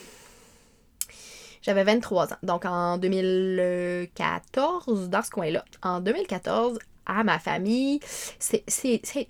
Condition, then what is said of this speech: Stuttering. Moi, je suis une femme bègue aussi, ça fait partie de moi, ça fait partie de mon une identité.